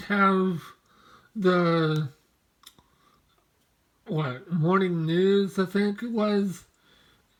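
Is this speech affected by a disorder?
Yes: mobius syndrome.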